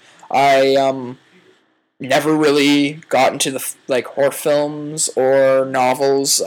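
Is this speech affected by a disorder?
No.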